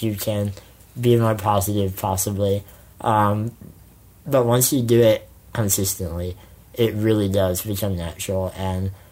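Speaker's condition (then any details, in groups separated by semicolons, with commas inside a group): Spinal muscular atrophy; congenital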